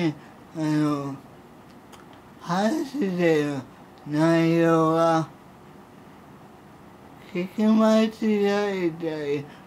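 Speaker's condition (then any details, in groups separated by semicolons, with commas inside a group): Cerebral palsy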